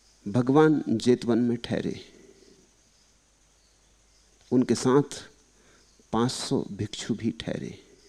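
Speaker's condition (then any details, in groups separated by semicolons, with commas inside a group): No condition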